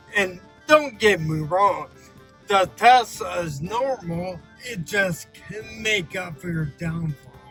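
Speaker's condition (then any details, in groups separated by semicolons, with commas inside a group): Ataxia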